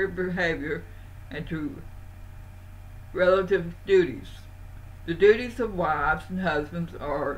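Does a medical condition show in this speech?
Yes: Parkinson's.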